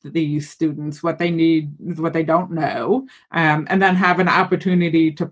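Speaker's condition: Hearing loss with cochlear implant; recent cochlear implant surgery

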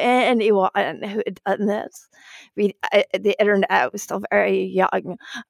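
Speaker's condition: Spasmodic dysphonia; shaky

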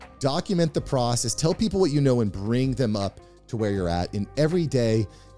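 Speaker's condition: No condition

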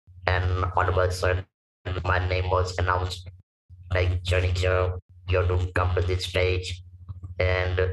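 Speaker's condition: Laryngectomy for vocal cord cancer, stage 4 vocal cord cancer; speaks with electrolarynx; 25-26 years post cancer, breathes only through neck stoma, self-taught electrolarynx held under chin

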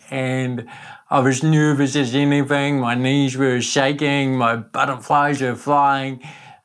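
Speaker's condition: Cerebral palsy; talking and limbs

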